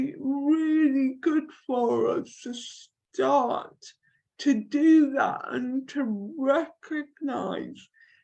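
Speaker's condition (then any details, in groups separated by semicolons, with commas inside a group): Cerebral palsy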